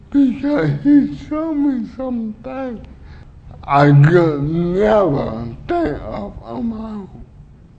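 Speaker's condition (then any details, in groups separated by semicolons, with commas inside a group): Cerebral palsy; 15 minutes without breathing, oxygen lack damaged left brain, uses wheelchair, body constantly fights back; speech a little unclear; a little difficult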